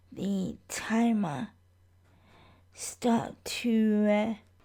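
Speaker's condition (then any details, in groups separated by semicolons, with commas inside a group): Cerebral palsy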